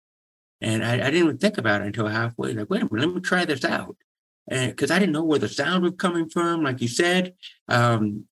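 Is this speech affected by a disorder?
Yes: severe to profound hearing loss; congenital severe to profound hearing loss, identified near age 2, two deaf uncles, hearing aids since early childhood; speech language therapy programs in childhood, relied on lip reading when aids failed.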